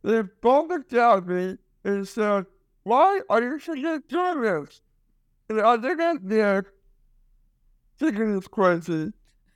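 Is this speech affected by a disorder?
Yes: Down syndrome; congenital, two holes in heart, open heart surgery under 5 months, four major ear surgeries, small ear canals; way of speaking noticed by listeners, shapes their perceptions.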